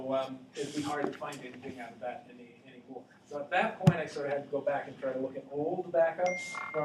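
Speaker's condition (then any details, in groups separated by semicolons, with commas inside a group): No condition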